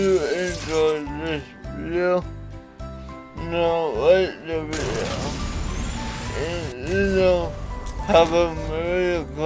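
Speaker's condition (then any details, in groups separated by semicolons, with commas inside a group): Cerebral palsy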